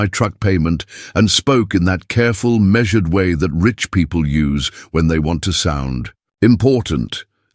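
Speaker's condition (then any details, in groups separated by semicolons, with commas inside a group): No condition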